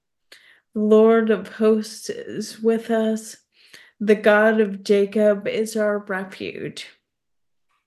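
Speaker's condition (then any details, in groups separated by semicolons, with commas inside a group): ALS; progressive neurological disease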